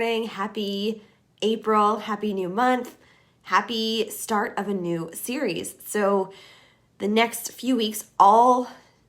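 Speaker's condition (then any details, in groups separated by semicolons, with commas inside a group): No condition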